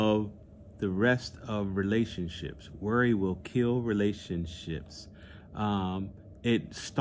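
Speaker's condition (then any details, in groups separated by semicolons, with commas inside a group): No condition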